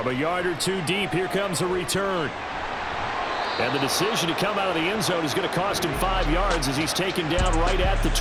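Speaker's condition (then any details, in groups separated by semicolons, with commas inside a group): No condition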